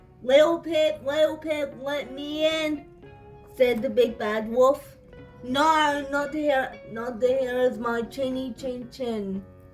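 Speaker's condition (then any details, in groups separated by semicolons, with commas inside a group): Cerebral palsy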